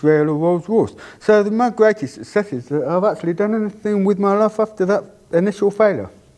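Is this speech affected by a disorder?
Yes: deafness; cannot hear own voice.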